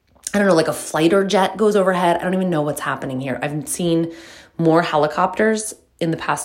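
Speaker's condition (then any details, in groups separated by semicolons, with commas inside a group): No condition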